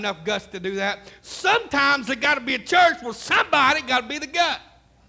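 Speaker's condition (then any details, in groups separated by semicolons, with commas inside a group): No condition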